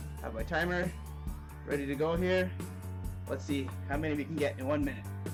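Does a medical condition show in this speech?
No.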